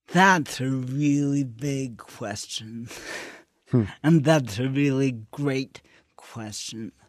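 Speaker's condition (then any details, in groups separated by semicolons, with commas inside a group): Cerebral palsy; slurred speech, slurring tongue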